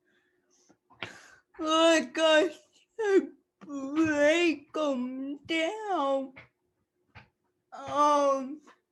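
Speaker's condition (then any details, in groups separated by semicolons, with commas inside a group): Cerebral palsy; speech affected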